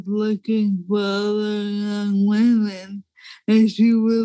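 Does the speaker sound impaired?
Yes: ALS; diagnosed as a young woman.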